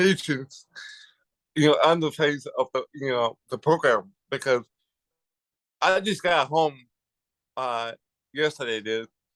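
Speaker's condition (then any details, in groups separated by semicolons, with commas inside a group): Cerebral palsy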